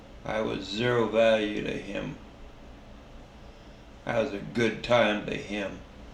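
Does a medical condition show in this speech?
Yes: traumatic brain injury; slurred speech.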